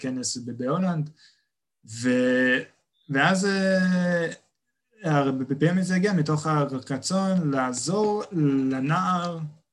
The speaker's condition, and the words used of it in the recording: Stuttering. אה, ואני מוצא את עצמי שבסיטואציות יותר מלחיצות קצת, אני אשתמש בשיטות האלה כי הן כן עוזרות לי להיות יותר בפלואו קצת.